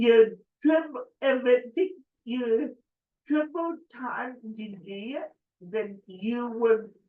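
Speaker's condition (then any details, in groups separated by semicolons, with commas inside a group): Cerebral palsy; affects speech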